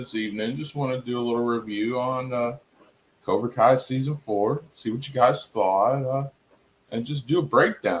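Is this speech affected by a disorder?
No.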